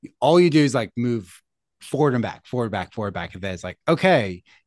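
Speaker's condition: No condition

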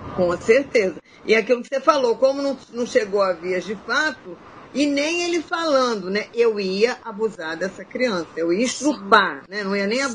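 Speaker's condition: No condition

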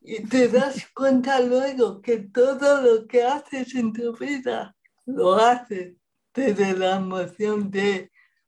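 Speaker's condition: Cerebral palsy; present at least 40 years

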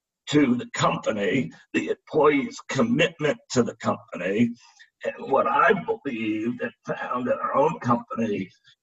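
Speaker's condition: Spasmodic dysphonia; partial loss of voice, made communicating difficult, could not always express self as before

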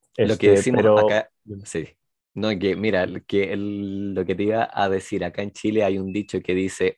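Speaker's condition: Stuttering; now at ease with it; stutters less after drinking alcohol, work phone and video calls initially hard; prolonged sounds

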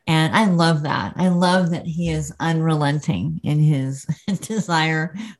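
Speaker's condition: Cleft lip and palate; congenital

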